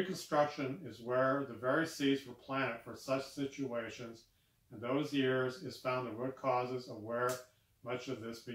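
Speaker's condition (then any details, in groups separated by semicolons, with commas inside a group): No condition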